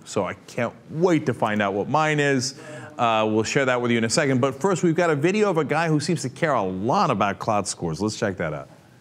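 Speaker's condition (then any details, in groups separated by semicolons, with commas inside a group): No condition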